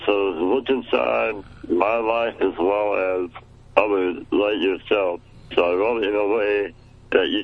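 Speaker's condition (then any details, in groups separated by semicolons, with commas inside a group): Muscular dystrophy; childhood onset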